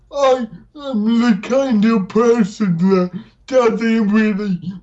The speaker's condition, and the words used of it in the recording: Dysarthria. Yeah, no, it just sounds like, you know, I having talked to you for the last few minutes now, you're very easy to understand.